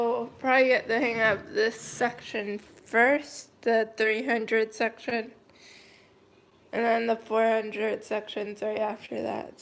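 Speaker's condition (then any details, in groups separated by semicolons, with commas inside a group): Cerebral palsy, mild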